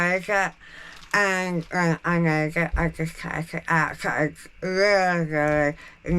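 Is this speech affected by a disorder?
Yes: jaw cancer surgery; tracheostomy.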